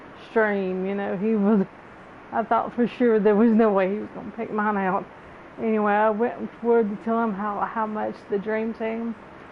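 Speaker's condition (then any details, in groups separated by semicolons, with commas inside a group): Cerebral palsy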